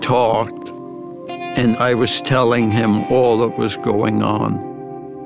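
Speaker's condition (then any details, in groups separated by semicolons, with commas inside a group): ALS; progressive als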